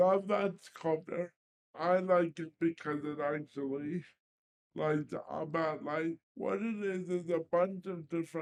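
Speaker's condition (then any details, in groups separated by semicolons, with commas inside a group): Cerebral palsy; limited hand dexterity, cannot write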